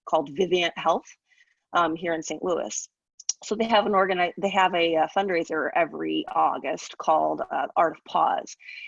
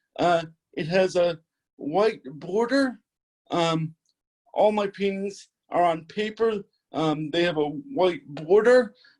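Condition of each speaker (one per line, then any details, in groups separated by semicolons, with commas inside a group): No condition
Cerebral palsy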